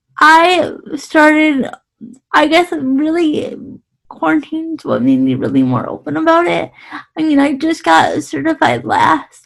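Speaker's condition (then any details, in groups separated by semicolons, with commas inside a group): Cerebral palsy; quadriplegic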